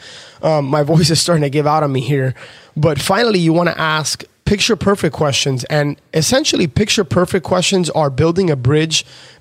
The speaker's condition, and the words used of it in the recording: No condition.